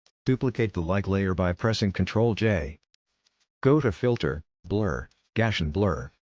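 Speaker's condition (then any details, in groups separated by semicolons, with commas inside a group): No condition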